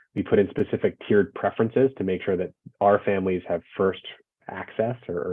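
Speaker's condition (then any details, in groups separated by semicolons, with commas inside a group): No condition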